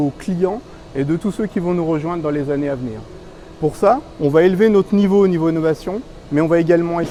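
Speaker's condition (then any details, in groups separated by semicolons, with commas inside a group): No condition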